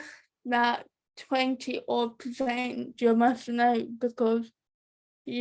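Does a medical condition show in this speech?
Yes: cerebral palsy.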